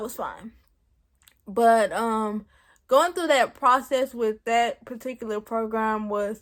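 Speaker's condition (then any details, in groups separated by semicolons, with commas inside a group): Cerebral palsy; present since birth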